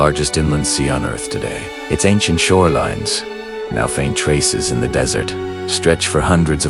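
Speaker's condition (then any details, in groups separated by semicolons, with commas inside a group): No condition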